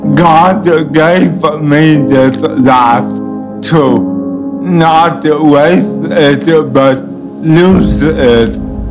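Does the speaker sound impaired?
Yes: cerebral palsy; congenital cerebral palsy, present from birth, not from an accident.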